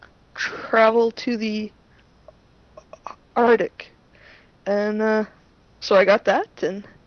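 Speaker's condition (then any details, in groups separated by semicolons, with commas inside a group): Stuttering; familial stuttering, oldest and youngest maternal uncles stutter, possibly a great uncle, very little therapy around age six; stutter noticeable to listeners, self-revealing; prolonged sounds, blocks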